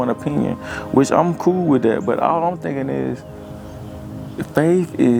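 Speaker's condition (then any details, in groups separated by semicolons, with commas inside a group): No condition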